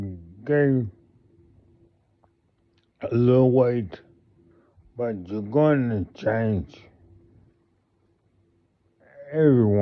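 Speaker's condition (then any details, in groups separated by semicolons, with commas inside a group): Multiple sclerosis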